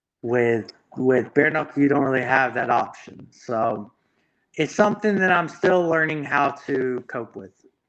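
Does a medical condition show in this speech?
No.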